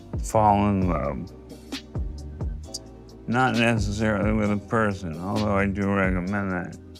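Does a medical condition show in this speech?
Yes: ALS; onset with right hand weakness; speaking became harder.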